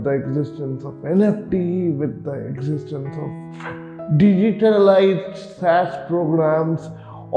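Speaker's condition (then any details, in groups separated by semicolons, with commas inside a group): Cerebral palsy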